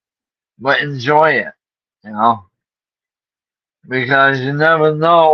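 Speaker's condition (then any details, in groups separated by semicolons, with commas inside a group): ALS; diagnosed about a month ago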